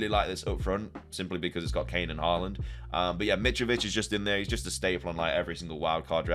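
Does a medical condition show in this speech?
No.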